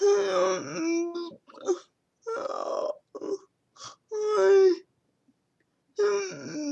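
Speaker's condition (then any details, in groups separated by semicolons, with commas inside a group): Cerebral palsy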